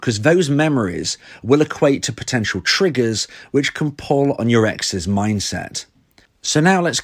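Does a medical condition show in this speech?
No.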